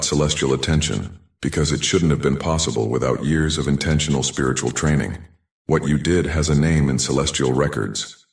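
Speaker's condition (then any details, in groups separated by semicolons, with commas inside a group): No condition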